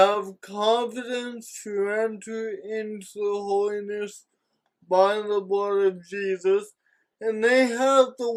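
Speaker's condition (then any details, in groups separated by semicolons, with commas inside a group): Cerebral palsy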